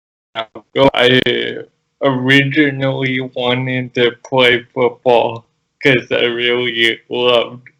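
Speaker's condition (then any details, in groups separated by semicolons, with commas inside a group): Cerebral palsy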